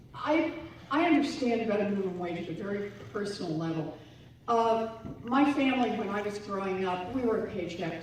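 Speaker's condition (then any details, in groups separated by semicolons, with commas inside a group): No condition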